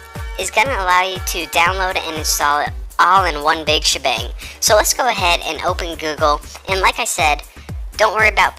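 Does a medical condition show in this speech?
No.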